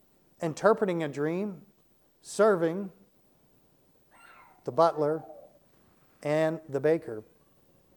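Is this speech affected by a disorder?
No.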